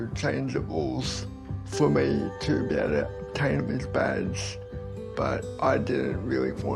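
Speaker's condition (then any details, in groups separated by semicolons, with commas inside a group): Cerebral palsy; birth brain damage, two months premature; diagnosed at about 12 months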